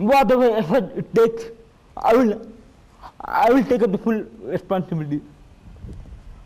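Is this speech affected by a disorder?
Yes: cerebral palsy.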